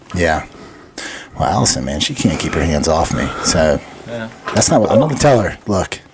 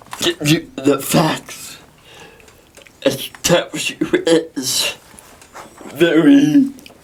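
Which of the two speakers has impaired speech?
The second: cerebral palsy; communicates by typing and writing.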